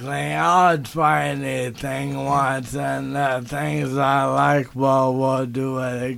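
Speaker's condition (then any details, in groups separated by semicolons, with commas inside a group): ALS; motor neuron disease, onset with speech impairment and right hand weakness; speech impairment noticed before diagnosis, prompted doctor visit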